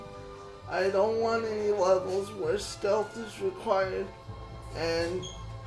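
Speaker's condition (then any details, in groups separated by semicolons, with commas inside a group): Cerebral palsy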